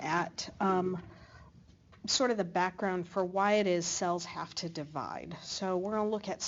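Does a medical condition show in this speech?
No.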